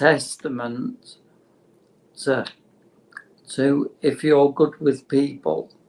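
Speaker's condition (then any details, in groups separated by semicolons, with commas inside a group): Motor neurone disease; terminal, no cure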